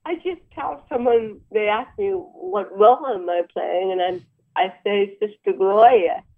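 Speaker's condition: Cerebral palsy; about 63 years old

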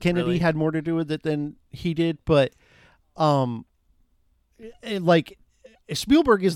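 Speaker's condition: No condition

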